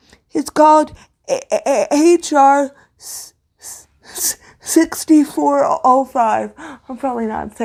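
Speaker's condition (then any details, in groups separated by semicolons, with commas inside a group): Cerebral palsy, severe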